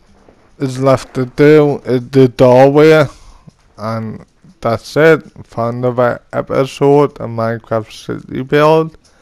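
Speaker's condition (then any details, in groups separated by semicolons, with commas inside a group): Cerebral ataxia; from birth, wheelchair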